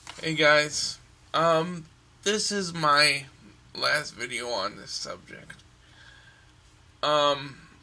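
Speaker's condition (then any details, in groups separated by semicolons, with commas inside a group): Cerebral palsy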